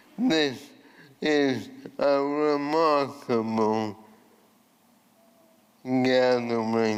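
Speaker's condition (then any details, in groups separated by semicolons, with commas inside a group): ALS; voice changed from earlier resonant voice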